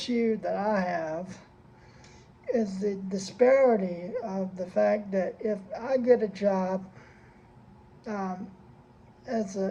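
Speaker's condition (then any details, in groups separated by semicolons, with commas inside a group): Cerebral palsy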